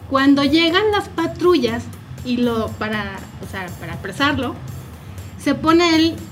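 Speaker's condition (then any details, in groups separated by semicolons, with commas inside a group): No condition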